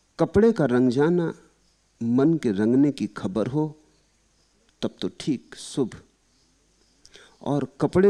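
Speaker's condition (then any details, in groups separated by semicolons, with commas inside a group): No condition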